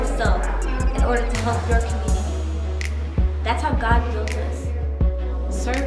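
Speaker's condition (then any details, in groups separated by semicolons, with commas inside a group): No condition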